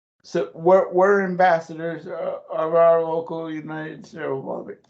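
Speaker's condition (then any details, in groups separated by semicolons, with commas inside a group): Cerebral palsy; voice goes up and down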